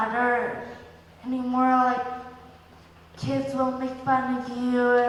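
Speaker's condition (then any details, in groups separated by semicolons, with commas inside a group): Speech and balance impairment; balance problems; speech much improved, still in progress, earlier daily therapy; relearned talking in therapy, speech much improved, still working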